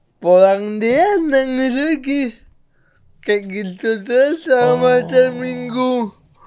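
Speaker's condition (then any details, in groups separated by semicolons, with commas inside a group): Cerebral palsy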